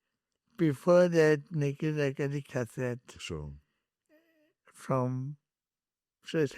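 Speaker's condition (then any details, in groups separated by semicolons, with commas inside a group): Cerebral palsy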